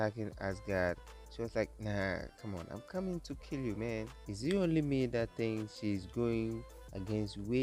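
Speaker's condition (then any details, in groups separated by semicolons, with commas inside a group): No condition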